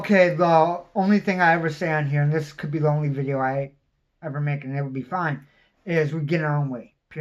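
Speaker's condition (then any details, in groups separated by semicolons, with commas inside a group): Cerebral palsy; mild; speech somewhat unclear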